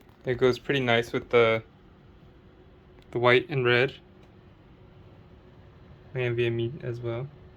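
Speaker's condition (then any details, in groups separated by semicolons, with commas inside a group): No condition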